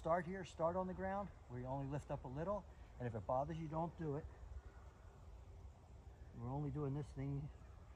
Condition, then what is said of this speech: No condition.